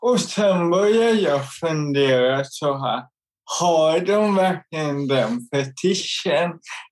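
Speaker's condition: Cerebral palsy; motor skills and balance affected

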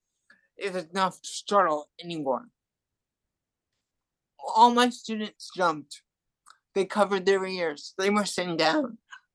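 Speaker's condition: Cerebral palsy and hearing loss; wobbly gait

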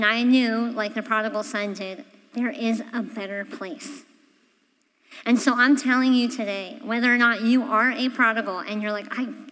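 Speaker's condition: Cleft palate; congenital

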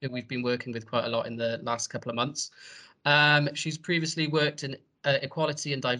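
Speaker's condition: No condition

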